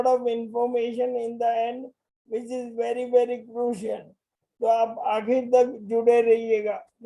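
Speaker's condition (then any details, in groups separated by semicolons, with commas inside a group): Motor neurone disease; voice strong and loud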